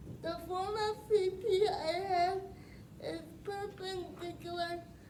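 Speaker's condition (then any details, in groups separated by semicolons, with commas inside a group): Spastic quadriplegic cerebral palsy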